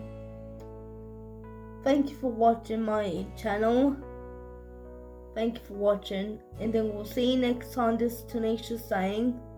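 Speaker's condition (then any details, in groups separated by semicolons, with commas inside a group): Cerebral palsy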